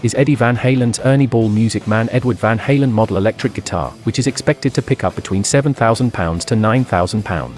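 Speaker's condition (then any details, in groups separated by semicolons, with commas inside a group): No condition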